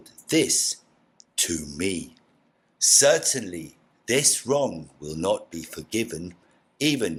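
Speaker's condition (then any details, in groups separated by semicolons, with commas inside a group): No condition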